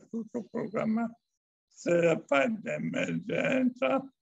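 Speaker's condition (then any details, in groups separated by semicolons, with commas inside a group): Amyotrophic lateral sclerosis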